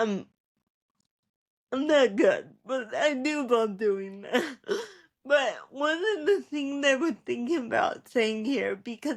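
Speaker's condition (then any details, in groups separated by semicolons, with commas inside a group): Cerebral palsy; spastic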